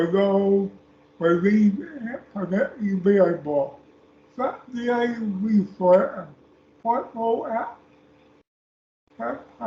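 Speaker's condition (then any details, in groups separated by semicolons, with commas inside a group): Speech impairment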